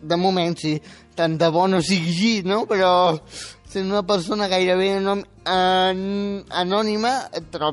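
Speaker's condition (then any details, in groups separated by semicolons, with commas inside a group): Spastic quadriplegic cerebral palsy; age 18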